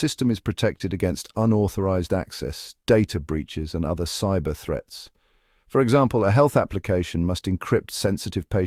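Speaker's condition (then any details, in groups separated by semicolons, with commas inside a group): No condition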